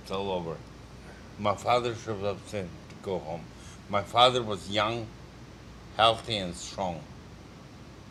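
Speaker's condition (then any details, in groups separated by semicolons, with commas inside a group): Multiple sclerosis; diagnosed at age 17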